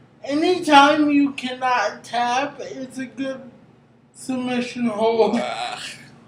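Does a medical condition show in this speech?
Yes: cerebral palsy; brain injury.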